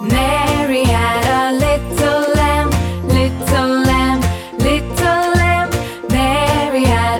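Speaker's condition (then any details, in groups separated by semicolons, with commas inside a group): No condition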